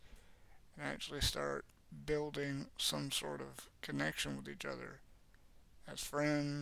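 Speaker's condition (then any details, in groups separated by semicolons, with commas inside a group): Cerebral palsy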